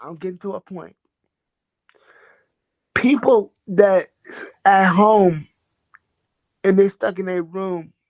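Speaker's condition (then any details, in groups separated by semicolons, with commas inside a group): Cerebral palsy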